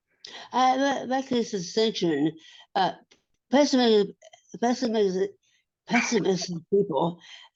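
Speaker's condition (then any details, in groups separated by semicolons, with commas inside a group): Acquired brain injury; ongoing recovery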